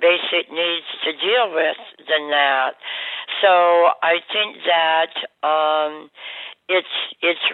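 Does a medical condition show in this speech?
Yes: oral cancer surgery; oral cancer under tongue, recurred, tongue and neck nodes removed, jaw surgery, bar removed, reconstruction declined; seven-week radiation stopped speech and eating, radiation may affect vocal cords, Michigan surgeon unsure of voice.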